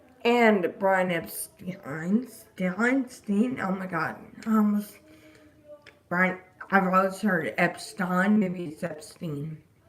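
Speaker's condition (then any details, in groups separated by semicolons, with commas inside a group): Disability causing slurred speech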